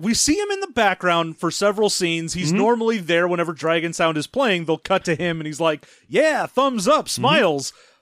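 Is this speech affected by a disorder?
No.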